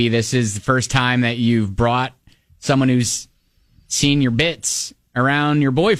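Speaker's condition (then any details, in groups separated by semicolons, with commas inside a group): No condition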